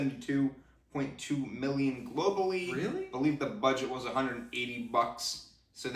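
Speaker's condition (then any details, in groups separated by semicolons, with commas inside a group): No condition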